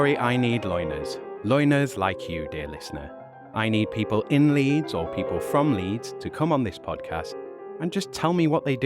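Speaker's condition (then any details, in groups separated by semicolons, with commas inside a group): No condition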